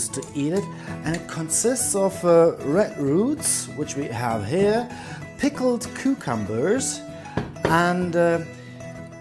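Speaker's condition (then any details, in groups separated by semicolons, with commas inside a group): No condition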